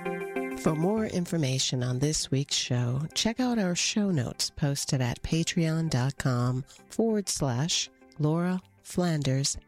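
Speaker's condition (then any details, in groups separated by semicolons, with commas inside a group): No condition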